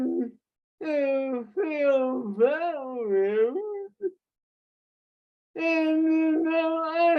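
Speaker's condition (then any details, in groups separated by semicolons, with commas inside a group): Traumatic brain injury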